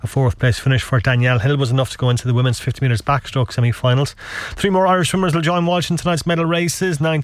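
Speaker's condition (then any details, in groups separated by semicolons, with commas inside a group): No condition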